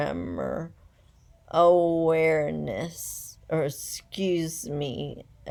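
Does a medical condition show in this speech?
Yes: essential tremor.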